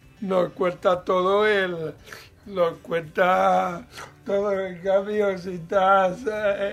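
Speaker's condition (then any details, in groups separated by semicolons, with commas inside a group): Cerebral palsy; mild, lesser degree of disability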